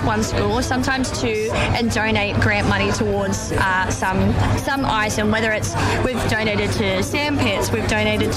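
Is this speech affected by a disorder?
Yes: cleft palate; congenital cleft palate, no roof of mouth at birth, multiple surgeries; unable to swallow or sing as a child.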